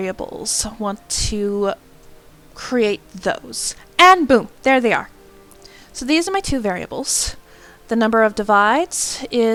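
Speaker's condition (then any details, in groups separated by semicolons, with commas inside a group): No condition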